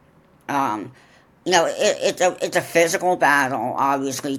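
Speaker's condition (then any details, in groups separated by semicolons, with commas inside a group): Profound deafness; congenital profound deafness, cochlear implants, attended Ohio Valley Voices school in southwest Ohio; excellent conversationalist, natural communicator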